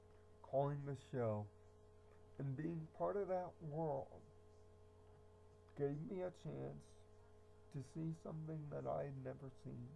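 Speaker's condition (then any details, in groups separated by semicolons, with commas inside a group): Cerebral palsy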